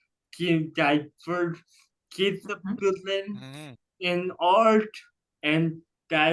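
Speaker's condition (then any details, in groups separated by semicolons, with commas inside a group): Cerebral palsy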